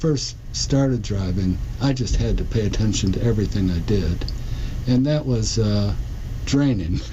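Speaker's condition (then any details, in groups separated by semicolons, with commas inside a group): Parkinson's disease; walking no longer automatic, must guide steps very consciously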